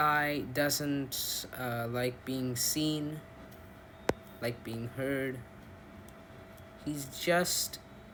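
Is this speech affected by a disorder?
No.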